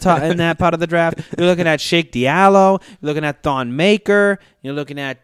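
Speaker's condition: No condition

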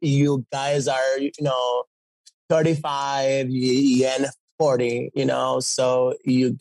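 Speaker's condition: Stutter; fluent when singing; stutter goes away when singing; prolonged sounds

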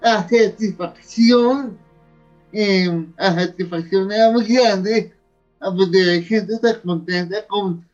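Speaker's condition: Cerebral palsy; age 37

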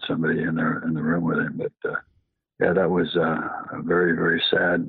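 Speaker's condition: Parkinson's disease

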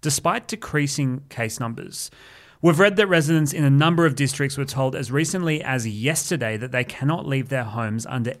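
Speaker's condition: No condition

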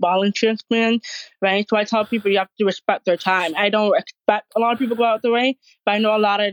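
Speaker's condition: Severe hearing loss; Bluetooth hearing aids linked to iPhone, declined cochlear implant fearing surgery

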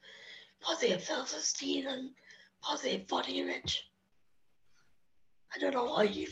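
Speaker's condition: Spastic quadriplegic cerebral palsy; needs help with most physical tasks

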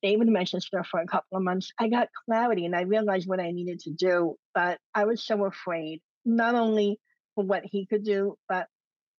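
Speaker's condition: Cleft lip and palate; adult

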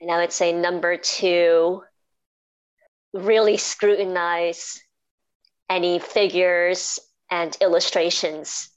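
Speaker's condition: Cleft palate and cleft lip; speech therapy as a teenager

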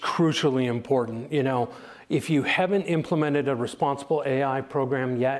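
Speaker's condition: No condition

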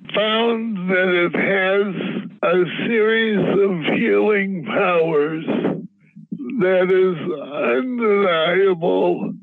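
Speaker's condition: Parkinson's disease; diagnosis led to medicinal cannabis use

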